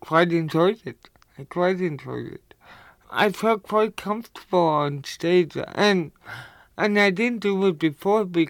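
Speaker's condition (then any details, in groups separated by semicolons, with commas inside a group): Cerebral palsy; visible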